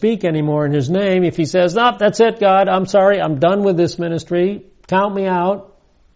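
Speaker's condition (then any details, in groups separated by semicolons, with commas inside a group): No condition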